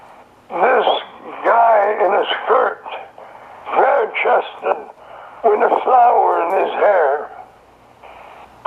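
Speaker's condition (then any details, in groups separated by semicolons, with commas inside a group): Throat cancer; voice described as practically gone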